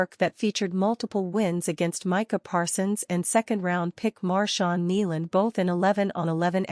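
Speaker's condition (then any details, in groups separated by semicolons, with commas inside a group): No condition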